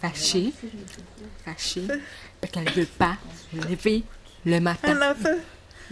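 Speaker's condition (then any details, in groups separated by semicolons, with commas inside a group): Deafness with cochlear implant, acquired progressive hearing loss; profound deafness, not from birth, hearing aid before, gradual then complete hearing loss; hears everything with cochlear implant; mother pushed oral speech, parents refused sign language, ordinary school, implant enables complete sentences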